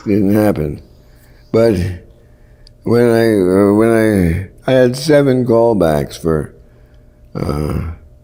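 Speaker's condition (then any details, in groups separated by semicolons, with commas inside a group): Parkinson's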